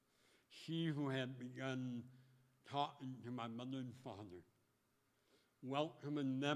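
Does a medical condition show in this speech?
Yes: speech impediment; speaks publicly with new voice as motivational speaker.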